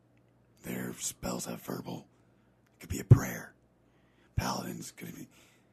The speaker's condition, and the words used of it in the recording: Vocal cord paralysis. Well, first, explain why my voice sounds like this.